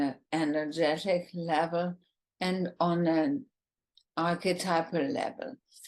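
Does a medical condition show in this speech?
Yes: ALS, bulbar form, bulbar onset.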